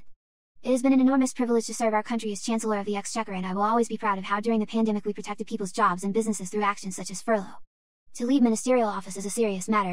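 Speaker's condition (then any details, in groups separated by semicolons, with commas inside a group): No condition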